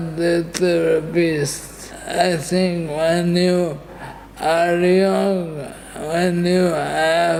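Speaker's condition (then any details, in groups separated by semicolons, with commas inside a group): Dystonia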